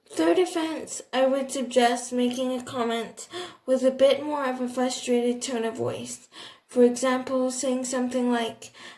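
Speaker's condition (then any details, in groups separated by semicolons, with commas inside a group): Cerebral palsy, athetoid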